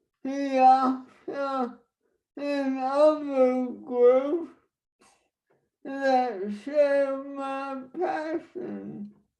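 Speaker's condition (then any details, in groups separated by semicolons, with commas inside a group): Traumatic brain injury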